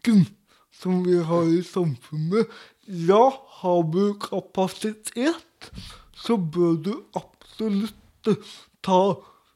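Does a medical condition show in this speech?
Yes: cerebral palsy; speech difficulties, often mistaken for being drunk even when sober.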